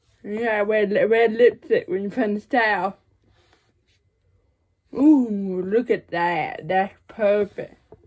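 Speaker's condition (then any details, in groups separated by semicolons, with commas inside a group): Cerebral palsy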